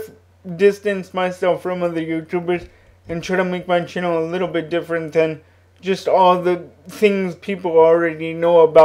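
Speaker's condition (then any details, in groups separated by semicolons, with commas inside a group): Cerebral palsy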